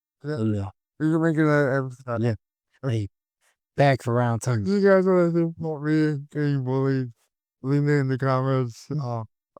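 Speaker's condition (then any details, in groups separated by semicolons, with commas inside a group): Cerebral palsy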